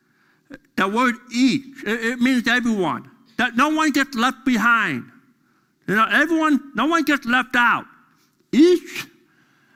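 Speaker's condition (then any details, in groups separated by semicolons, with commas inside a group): Deafness; deaf during school years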